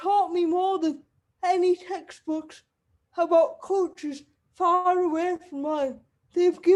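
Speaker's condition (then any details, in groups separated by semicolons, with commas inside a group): Cerebral palsy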